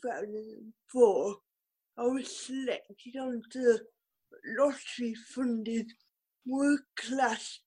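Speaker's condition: Cerebral palsy; physio

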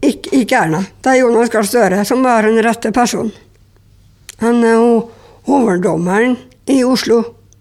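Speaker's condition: Down syndrome; chromosomal abnormality

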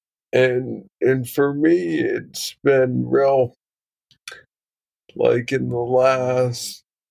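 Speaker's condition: Parkinson's disease, young onset

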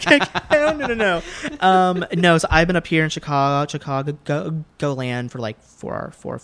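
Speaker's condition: Stuttering; developmental stutter since about age 5, persisted into adulthood, varied speech therapies and groups; still stutters as adult, speaks often for work; worse with anxiety and nerves, harder when speaking unplanned; repeated sounds

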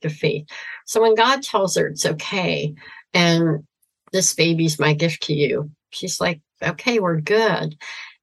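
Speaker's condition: Severe cleft palate, cleft lip and palate; congenital severe cleft, trachea and breathing problems

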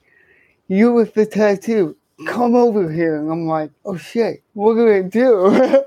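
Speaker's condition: Cerebral palsy, hemiplegia; speech impediment, had to step up speech

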